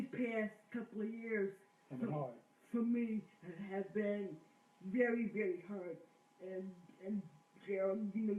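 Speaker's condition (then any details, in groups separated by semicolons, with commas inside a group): Cerebral palsy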